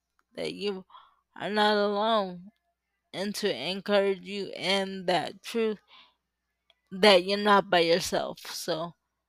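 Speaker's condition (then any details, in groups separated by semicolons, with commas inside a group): Cerebral palsy; uses power wheelchair, depends on others for physical needs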